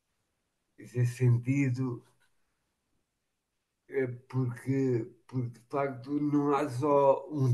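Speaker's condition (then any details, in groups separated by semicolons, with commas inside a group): Machado-Joseph disease (sca3)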